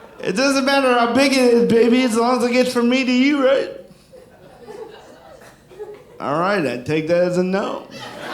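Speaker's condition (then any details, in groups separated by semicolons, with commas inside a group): Cerebral palsy; from birth; sounds drunk, constant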